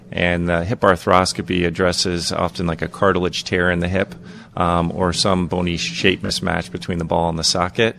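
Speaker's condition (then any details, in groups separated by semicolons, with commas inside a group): No condition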